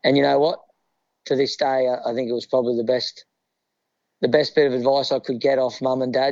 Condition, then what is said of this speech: No condition.